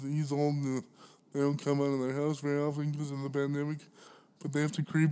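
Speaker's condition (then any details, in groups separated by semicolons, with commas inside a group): Cerebral palsy; needs others holding upright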